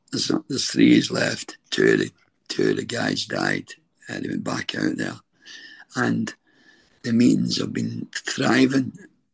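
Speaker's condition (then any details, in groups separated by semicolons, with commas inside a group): Throat cancer treatment effects; stage 4 throat cancer 6.5 years into recovery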